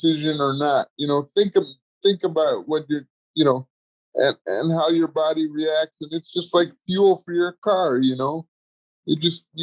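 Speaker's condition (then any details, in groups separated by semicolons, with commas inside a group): Cerebral palsy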